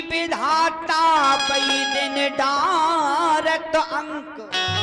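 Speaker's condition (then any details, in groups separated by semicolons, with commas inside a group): No condition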